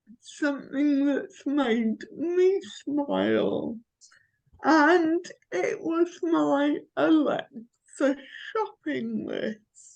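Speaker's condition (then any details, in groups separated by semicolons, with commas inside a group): Cerebral palsy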